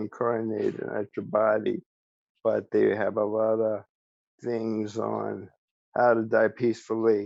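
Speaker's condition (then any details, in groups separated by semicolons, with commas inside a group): ALS; speech still preserved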